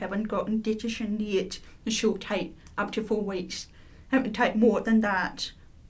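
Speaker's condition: Profound deafness

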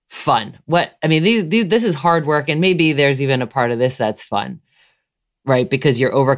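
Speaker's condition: No condition

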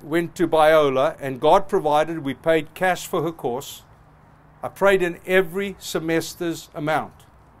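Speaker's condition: No condition

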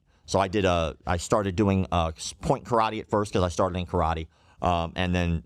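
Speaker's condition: Cleft lip and palate

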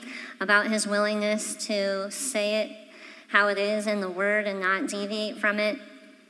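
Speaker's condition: Cleft palate; congenital

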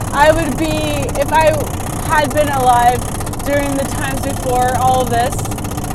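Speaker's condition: No condition

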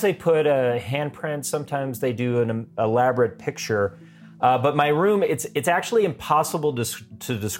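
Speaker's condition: No condition

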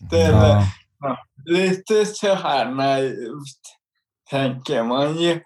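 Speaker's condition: Cerebral palsy; intellect unaffected

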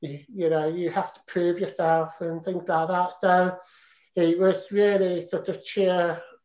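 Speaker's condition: Profound deafness, congenital profound deafness; no language before diagnosis

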